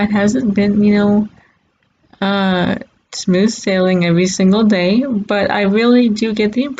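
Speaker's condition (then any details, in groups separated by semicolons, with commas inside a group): Cerebral palsy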